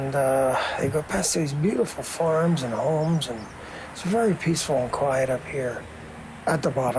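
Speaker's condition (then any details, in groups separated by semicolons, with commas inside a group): No condition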